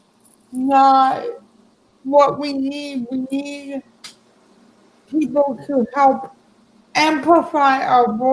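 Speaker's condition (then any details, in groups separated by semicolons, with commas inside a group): Cerebral palsy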